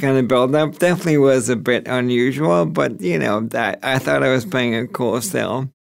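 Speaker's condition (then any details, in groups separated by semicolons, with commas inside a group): ALS; progressing slowly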